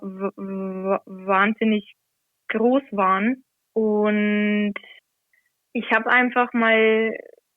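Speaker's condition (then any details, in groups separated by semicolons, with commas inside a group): Stuttering; covert stuttering for many years, aware from about age 10, hidden until 21; openly stuttering, regularly reads scripture aloud in church since January last year, nervous beforehand; not stutter-free when reading aloud, anticipates difficult words in advance, avoided words, trouble with t-words; repeated sounds, prolonged sounds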